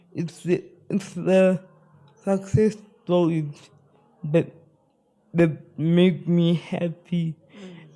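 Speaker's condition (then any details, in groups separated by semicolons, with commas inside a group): Spastic cerebral palsy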